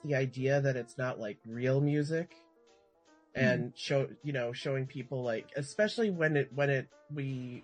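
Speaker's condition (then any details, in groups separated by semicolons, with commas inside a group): No condition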